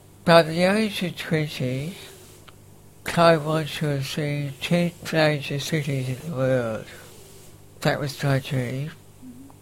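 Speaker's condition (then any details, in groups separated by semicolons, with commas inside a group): Facioscapulohumeral muscular dystrophy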